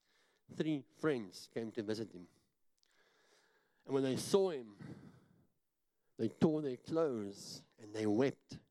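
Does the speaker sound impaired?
Yes: cleft palate; congenital, numerous operations, upper jaw broken and pulled apart, tongue grown into palate, 1990s; talks funny, self-described.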